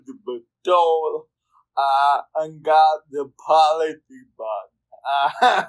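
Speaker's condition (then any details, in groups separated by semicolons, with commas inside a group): Cerebral palsy; speech therapy in childhood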